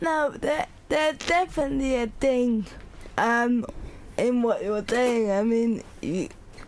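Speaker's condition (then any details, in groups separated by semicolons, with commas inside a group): Cerebral palsy; cognitive function unaffected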